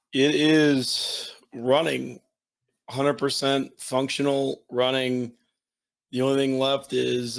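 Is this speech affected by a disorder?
No.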